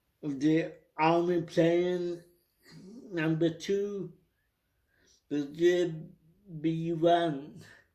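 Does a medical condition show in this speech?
Yes: cerebral palsy.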